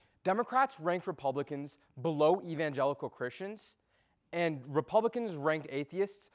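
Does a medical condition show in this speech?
No.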